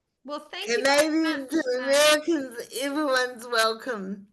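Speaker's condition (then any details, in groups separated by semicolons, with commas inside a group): Spastic cerebral palsy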